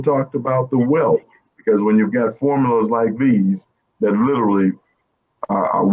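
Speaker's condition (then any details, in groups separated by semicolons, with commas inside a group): No condition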